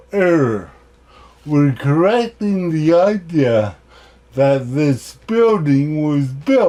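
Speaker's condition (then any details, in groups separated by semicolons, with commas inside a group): Cerebral palsy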